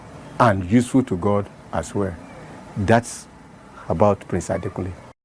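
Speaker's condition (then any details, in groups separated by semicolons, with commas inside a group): No condition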